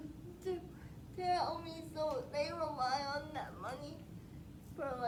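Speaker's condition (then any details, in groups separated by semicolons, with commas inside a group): Spastic quadriplegic cerebral palsy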